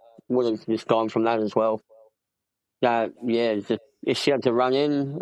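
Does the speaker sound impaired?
Yes: cleft palate; congenital.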